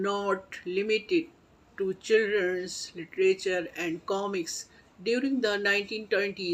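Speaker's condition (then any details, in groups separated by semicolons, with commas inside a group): No condition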